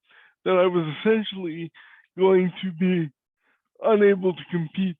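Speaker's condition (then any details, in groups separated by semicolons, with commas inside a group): Cerebral palsy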